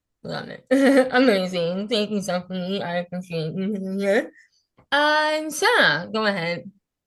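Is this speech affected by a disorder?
Yes: Moebius syndrome; facial difference.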